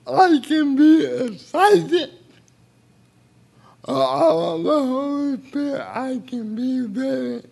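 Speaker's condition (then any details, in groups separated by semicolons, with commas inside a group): Cerebral palsy; speech a little unclear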